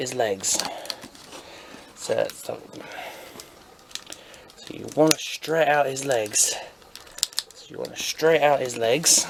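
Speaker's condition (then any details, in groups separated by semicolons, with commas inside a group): No condition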